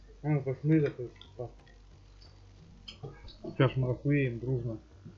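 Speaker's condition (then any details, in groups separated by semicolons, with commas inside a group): No condition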